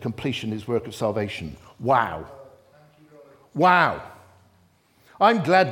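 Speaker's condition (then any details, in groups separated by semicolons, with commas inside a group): No condition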